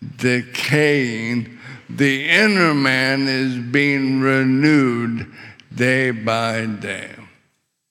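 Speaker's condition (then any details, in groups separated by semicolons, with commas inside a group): ALS; very little physical function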